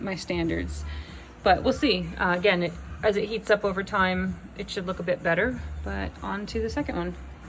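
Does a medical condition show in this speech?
No.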